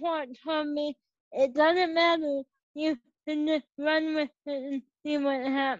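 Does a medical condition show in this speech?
Yes: cerebral palsy; present from birth; age 21.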